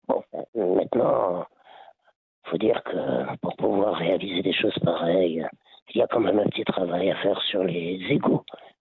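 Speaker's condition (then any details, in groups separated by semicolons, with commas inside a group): Laryngeal cancer; quit over 20 years ago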